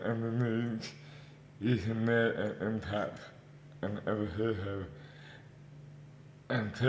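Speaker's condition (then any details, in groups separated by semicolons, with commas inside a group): Dystonia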